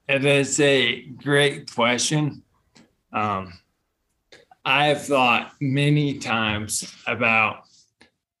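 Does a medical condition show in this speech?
Yes: bulbar onset ALS; speech problems first, first diagnosed as tick-bite Lyme disease and infections, treated, then neurologist; at first only after alcohol, later in everyday life, disease taking speaking away.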